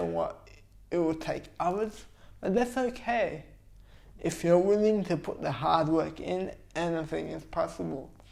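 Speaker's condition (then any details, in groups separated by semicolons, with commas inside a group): Cerebral palsy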